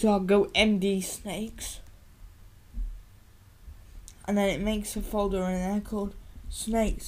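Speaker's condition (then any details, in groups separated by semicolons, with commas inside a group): Cerebral palsy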